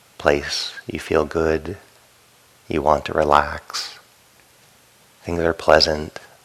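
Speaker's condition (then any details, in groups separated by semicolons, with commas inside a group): No condition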